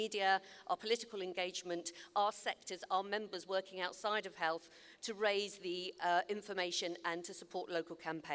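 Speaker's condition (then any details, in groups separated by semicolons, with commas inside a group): No condition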